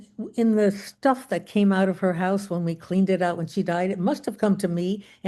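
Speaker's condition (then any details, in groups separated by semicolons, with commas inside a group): No condition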